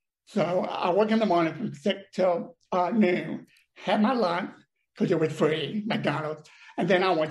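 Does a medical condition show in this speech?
Yes: deafness; speech problem.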